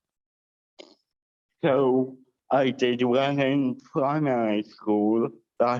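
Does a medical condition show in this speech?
Yes: cerebral palsy with dysarthria.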